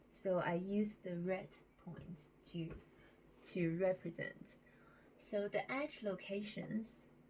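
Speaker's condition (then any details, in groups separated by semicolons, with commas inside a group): No condition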